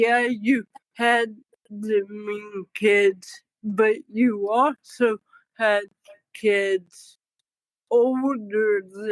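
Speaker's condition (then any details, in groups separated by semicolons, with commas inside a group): Cerebral palsy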